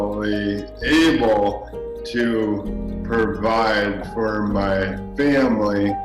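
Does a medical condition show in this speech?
Yes: ALS; diagnosed about 1.5 months ago; speech changed from previously clear.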